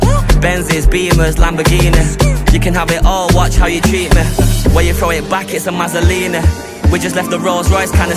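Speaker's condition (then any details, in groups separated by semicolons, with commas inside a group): No condition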